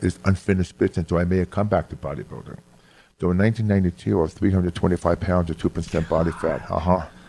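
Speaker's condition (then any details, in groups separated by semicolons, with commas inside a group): Hearing loss; lost about 75% of hearing close to birth, severe childhood speech impediment, left ear surgery; formerly severe monotone speech, inflection improved by studying phonetics, New York accent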